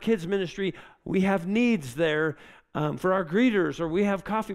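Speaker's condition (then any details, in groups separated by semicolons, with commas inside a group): No condition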